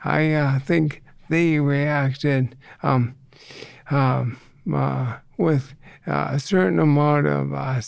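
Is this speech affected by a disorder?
Yes: ALS; reduced ability to get around.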